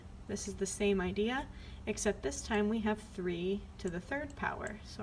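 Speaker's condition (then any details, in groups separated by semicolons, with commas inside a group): No condition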